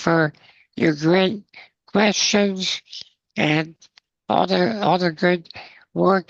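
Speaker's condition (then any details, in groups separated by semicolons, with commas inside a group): Spinal muscular atrophy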